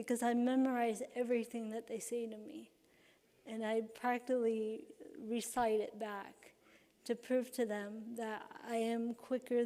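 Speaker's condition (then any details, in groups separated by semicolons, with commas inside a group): Cerebral palsy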